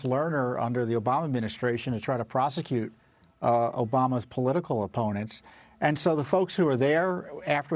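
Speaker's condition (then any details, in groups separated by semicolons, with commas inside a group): No condition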